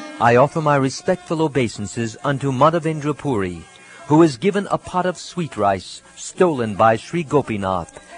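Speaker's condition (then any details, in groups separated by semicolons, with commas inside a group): No condition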